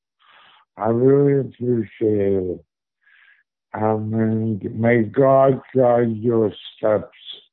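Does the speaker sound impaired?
Yes: stroke; recovering from stroke; speech a little bit better since stroke.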